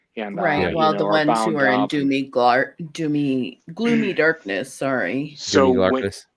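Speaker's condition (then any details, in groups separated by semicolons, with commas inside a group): No condition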